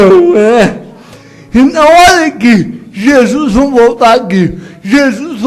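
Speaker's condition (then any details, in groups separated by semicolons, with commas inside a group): Cerebral palsy; no speech as child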